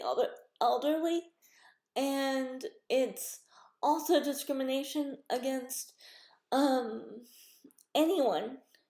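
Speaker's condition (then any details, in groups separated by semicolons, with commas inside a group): Cerebral palsy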